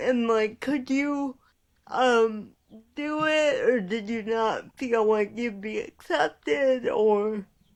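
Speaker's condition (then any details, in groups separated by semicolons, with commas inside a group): Cerebral palsy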